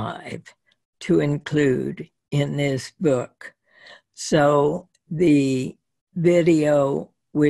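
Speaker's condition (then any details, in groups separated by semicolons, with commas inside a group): Spasmodic dysphonia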